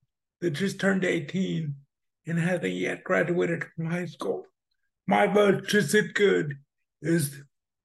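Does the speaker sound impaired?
Yes: spastic cerebral palsy; oxygen deprivation during birth, severely limited motor skills, functional quadriplegia; lack of muscle control in head and neck, mobility impairment, print disability.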